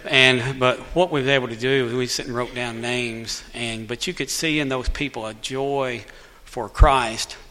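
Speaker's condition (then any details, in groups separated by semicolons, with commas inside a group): Cleft lip and palate; born with cleft lip and cleft palate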